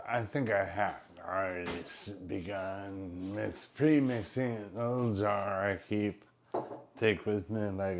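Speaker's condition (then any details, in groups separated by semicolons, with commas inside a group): Brain injury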